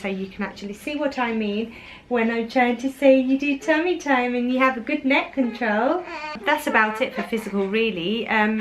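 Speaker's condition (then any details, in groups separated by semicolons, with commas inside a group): No condition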